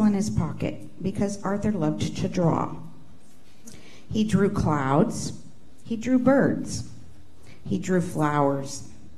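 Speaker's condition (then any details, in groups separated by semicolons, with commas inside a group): No condition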